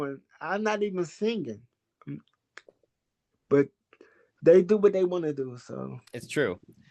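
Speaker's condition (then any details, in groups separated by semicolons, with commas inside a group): Cerebral palsy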